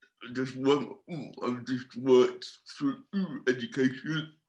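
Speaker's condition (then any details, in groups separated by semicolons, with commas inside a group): Cerebral palsy; from birth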